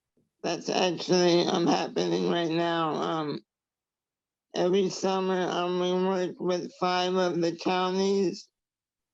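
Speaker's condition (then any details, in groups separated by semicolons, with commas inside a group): Traumatic brain injury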